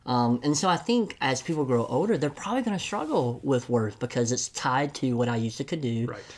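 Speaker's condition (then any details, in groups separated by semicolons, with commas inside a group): Cleft lip and palate; congenital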